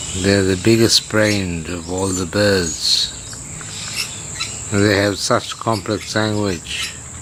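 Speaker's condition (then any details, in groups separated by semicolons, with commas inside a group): Slurred speech from poisoning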